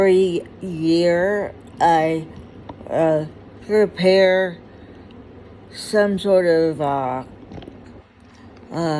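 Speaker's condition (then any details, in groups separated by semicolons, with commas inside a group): Huntington's disease; inherited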